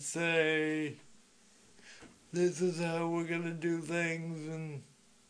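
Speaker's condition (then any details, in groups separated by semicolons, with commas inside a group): Speech impediment; masked poll worker behind plexiglass could not understand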